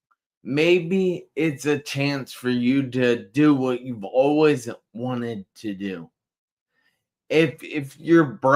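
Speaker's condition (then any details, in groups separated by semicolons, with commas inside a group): Traumatic brain injury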